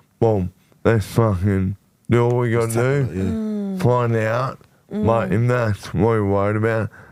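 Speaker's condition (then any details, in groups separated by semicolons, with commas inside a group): Motor neurone disease; voice became very nasal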